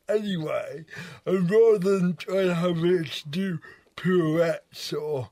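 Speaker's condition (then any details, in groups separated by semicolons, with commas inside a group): Cerebral palsy; problems with arms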